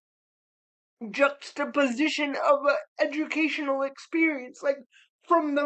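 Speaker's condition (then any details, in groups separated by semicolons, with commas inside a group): Cerebral palsy; spastic cerebral palsy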